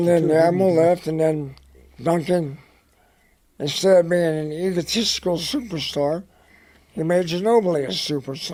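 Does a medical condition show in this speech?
Yes: head and neck cancer; dry throat, dry mouth.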